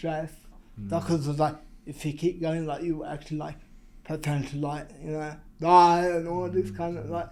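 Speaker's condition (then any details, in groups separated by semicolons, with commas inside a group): Cerebral palsy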